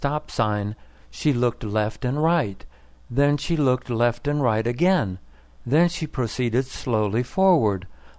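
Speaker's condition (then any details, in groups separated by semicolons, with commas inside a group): No condition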